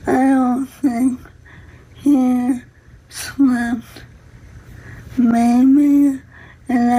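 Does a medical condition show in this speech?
Yes: ALS.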